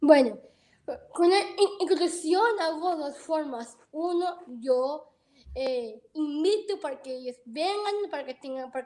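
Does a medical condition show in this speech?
Yes: Down syndrome; present from birth.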